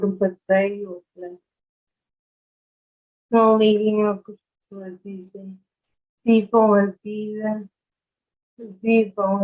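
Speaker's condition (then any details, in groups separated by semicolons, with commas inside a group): Ataxia after brain injury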